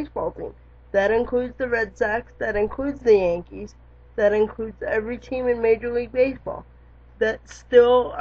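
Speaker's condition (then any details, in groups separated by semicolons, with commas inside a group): Cerebral palsy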